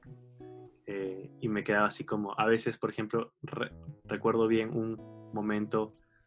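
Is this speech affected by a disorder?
Yes: stuttering; stuttering since about age four, aware by late primary school, treatment sought around age seven; still stutters, past non-specialist therapy partly helped, adolescent psychologist for anxiety, later fluency control training; head moved toward shoulder on effort, later pen squeezing, repeated 'Mi Nombre Es', avoided speaking at university; here repeated sounds.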